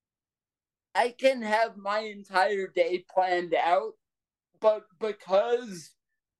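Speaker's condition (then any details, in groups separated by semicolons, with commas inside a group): Cerebral palsy; breathing struggles some days affect speech, voice lags behind thoughts when excited or nervous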